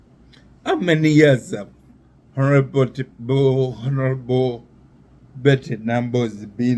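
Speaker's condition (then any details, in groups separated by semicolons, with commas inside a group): Neurological disease; affects speech and balance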